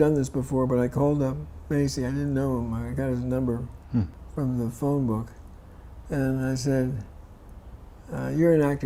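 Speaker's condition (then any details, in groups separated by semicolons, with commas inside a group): Parkinson's disease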